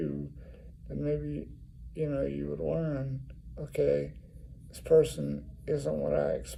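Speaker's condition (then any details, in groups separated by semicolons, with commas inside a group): Cerebral palsy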